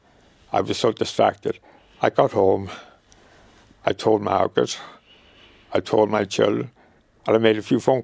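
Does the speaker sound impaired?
Yes: motor neuron disease; diagnosed at St. Vincent's about a year after retiring, early falls running, thumb pain, wheelchair; about 5.5 years since diagnosis; may get out of breath while talking, voice still sounds characteristically like himself.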